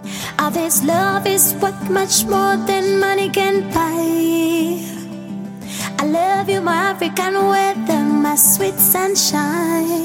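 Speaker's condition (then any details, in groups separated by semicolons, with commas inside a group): No condition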